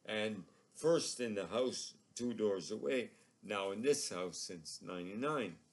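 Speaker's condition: ALS; progressively crippling neurological disorder

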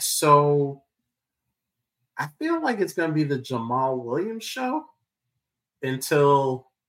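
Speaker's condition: No condition

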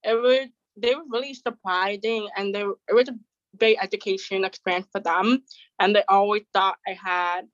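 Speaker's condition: Deafness; has a disability

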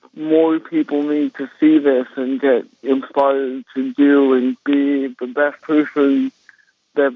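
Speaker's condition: Cerebral palsy; congenital

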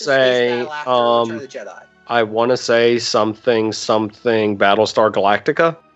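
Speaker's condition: No condition

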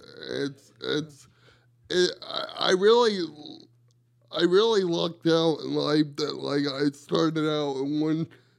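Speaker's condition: Cerebral palsy; wheelchair user

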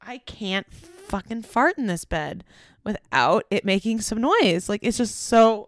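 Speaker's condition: No condition

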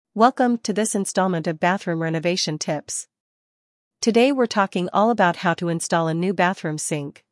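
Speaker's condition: No condition

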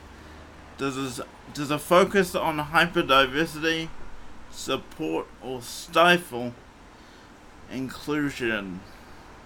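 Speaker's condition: Cerebral palsy; morphine not allowed after it

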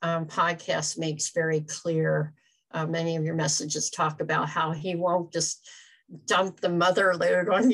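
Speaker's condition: Cleft palate; congenital, extremely severe

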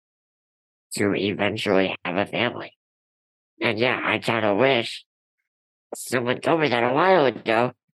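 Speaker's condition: Ullrich congenital muscular dystrophy, Ullrich congenital, collagen 6A3; diagnosed at 4

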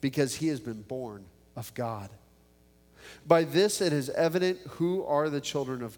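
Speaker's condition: No condition

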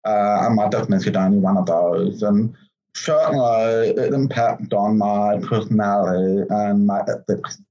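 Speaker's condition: Profound deafness; congenital, born deaf

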